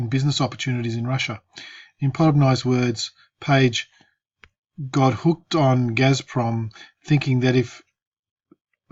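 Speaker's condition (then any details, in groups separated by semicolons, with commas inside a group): No condition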